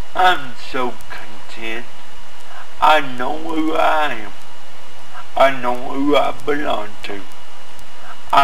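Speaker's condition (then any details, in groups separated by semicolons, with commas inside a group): Cerebral palsy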